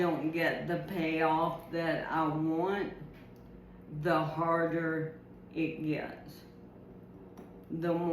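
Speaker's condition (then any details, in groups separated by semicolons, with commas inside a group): ALS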